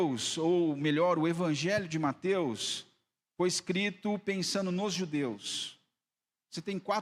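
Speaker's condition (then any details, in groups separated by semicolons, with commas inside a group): No condition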